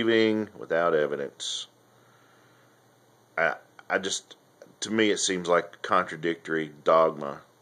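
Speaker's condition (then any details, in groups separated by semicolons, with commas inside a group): No condition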